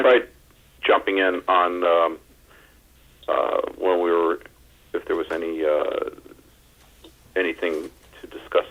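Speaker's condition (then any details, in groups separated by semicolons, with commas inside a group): No condition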